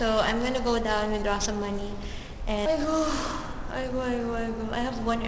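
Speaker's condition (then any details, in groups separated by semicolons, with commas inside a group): No condition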